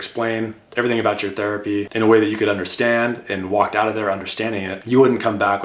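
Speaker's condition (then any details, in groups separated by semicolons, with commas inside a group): No condition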